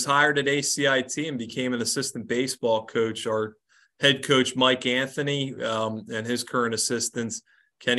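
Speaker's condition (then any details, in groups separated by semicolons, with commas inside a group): No condition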